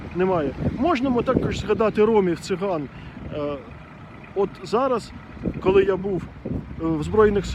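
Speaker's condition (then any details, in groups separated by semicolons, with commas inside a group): No condition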